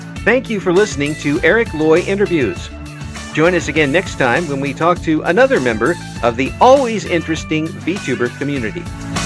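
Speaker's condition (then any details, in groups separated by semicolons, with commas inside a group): No condition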